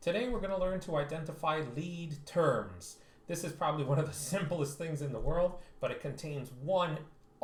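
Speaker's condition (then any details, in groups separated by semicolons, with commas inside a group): No condition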